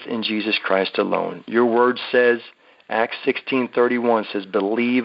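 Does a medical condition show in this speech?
No.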